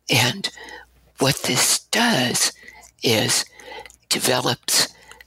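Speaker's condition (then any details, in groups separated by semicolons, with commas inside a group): Abductor spasmodic dysphonia; significant vocal tremor since last surgery, breathiness from vocal folds opening involuntarily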